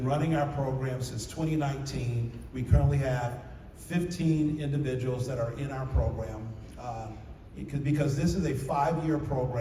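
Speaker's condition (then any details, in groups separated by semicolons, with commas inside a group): No condition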